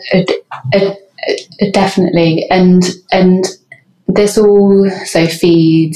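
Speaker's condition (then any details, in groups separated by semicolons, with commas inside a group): Stammer; stammering left unedited in podcast, British Stammering Association no diversity without disfluency campaign; repeated words, blocks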